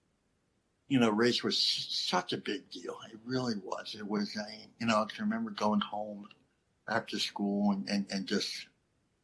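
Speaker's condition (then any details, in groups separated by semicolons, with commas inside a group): Cleft lip and palate; not fully formed at birth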